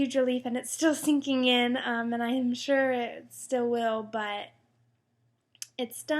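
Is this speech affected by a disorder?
No.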